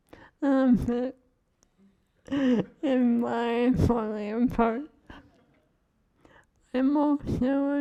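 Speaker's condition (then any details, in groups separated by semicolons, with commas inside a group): ALS; feeding tube; swallowing lost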